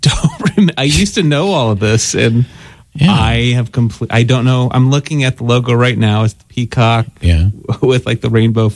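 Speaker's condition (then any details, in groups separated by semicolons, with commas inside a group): No condition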